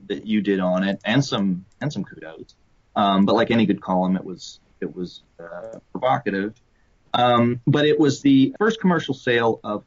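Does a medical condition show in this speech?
No.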